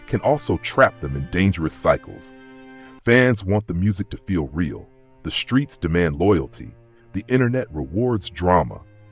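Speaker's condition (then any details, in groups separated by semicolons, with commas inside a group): No condition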